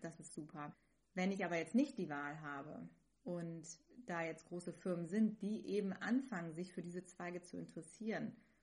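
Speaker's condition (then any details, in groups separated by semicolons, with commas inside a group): No condition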